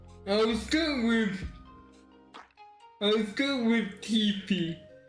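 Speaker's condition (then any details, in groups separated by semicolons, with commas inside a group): Cerebral palsy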